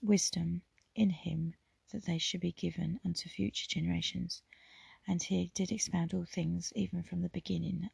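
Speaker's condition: No condition

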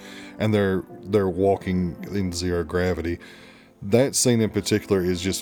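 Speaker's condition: No condition

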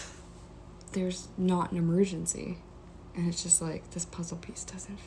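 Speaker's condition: No condition

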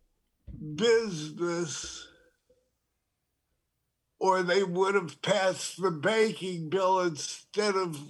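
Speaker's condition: Parkinson's disease; diagnosed over 9 years ago

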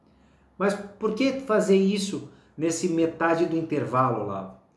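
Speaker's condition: No condition

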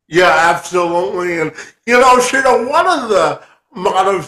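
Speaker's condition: Cerebral palsy, spastic quadriplegia

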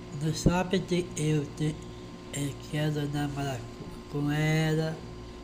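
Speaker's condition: Down syndrome; student in APAE Belém ageing programme; short replies, interviewer repeats words back to confirm

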